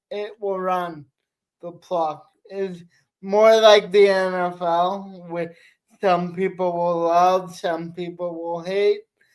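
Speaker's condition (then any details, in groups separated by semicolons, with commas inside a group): Cerebral palsy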